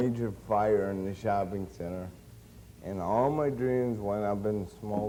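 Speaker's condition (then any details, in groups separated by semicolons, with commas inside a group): Cerebral palsy; since birth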